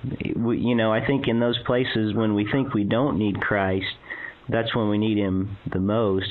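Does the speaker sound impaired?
No.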